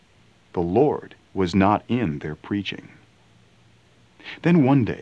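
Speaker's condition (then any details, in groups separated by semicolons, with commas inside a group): No condition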